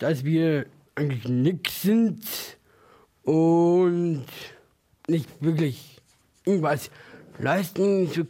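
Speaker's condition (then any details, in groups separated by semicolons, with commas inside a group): Down syndrome; trisomy 21, third copy of chromosome 21, present from birth; 18 and a half years old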